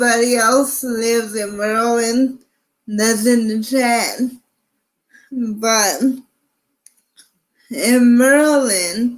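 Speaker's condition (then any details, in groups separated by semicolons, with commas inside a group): Cerebral palsy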